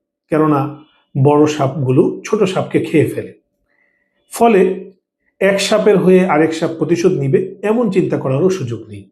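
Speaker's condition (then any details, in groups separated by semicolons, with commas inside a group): No condition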